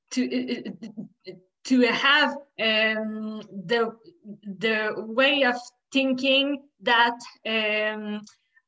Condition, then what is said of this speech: Stuttering. I am a person who has stutter, I am very open about it and the people can hear me stutter.